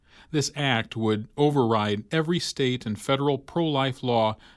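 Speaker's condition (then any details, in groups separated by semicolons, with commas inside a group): No condition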